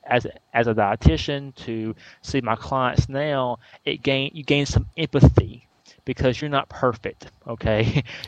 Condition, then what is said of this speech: Stuttering. And so if I get in there and just do it, I may have more, blocks or stuttering and all